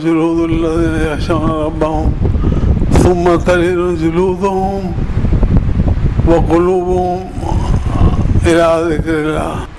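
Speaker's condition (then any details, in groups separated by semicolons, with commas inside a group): Difficulty speaking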